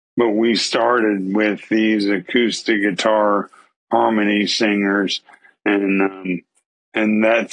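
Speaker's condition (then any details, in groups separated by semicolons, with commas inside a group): ALS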